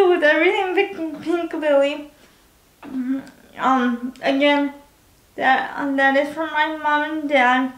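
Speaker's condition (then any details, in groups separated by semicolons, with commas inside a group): Cerebral palsy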